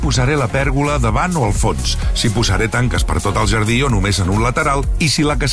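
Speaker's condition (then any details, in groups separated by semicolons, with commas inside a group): No condition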